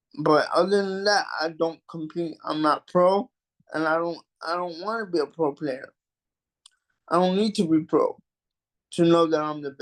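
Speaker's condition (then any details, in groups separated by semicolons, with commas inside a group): Cerebral palsy; mild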